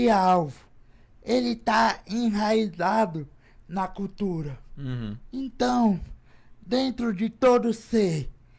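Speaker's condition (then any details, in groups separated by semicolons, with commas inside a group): Cerebral palsy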